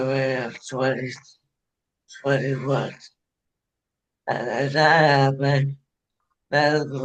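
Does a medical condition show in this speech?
Yes: ALS; diagnosed after 10 months of tests.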